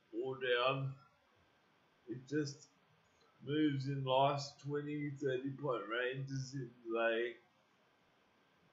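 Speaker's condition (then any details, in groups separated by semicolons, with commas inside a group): Cerebral palsy; uses wheelchair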